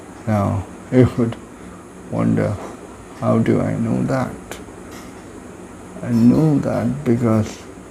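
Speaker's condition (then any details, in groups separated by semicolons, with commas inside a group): Cerebral palsy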